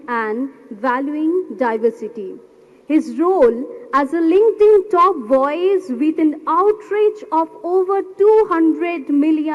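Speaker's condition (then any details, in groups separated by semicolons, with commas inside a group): No condition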